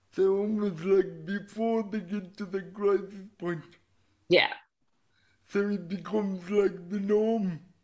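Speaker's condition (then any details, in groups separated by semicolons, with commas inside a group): Cerebral palsy; all four limbs affected, from birth, born 12 weeks premature; voice described as unusual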